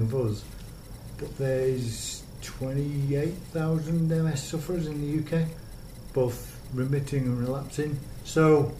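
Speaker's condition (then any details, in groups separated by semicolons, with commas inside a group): Motor neurone disease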